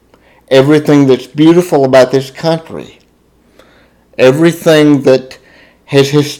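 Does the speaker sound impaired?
Yes: cerebral palsy, spastic diplegia.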